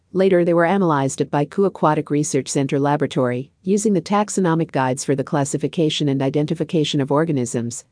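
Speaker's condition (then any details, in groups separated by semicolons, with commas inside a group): No condition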